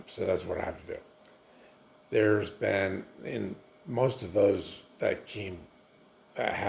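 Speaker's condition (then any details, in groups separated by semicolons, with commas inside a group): Multiple sclerosis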